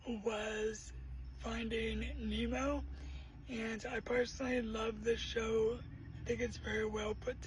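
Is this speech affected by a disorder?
Yes: cerebral palsy; uses a wheelchair.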